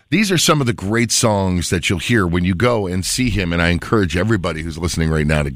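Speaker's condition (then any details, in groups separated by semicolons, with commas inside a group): No condition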